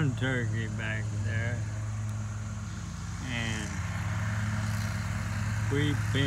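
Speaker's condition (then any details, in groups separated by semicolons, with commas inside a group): ALS; voice noticeably changed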